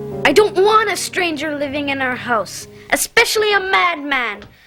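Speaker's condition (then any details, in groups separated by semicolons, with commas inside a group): No condition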